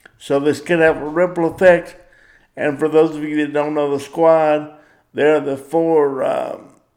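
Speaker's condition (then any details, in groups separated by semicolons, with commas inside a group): Cerebral palsy; power wheelchair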